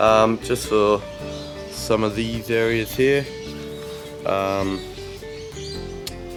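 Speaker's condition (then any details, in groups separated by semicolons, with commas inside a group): No condition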